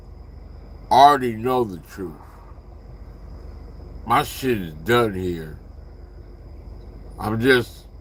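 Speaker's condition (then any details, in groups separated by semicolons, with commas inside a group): Slurred speech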